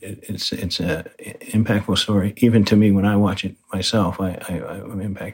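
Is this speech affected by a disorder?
Yes: Parkinson's disease; right-sided weakness noticed on long group bike ride, diagnosed by neurologist, confirmed by second opinion.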